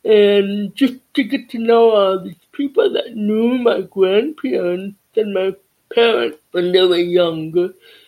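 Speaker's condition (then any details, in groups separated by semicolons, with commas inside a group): Deafness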